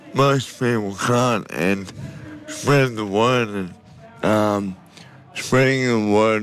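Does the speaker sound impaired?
Yes: motor neurone disease; sporadic motor neurone disease, deteriorating quickly; had treatment overseas, exploring TPS neuromodulation in Melbourne, twice-daily home device, nanocrystallized gold from Salt Lake.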